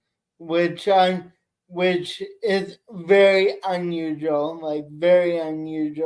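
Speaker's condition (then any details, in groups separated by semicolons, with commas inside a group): Cerebral palsy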